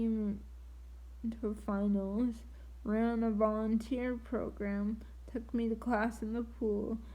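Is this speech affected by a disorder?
Yes: triplegic cerebral palsy.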